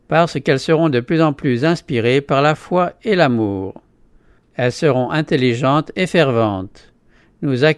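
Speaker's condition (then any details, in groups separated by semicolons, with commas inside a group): No condition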